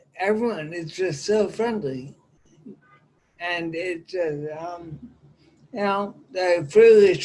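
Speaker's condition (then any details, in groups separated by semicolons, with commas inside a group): Ataxia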